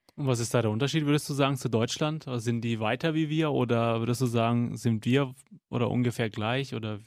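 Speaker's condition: No condition

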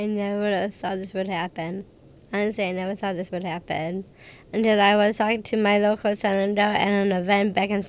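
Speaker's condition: Down syndrome; age 31

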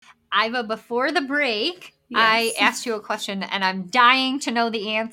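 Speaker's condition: Bilateral cleft lip and palate; reconstructive surgery from very young age

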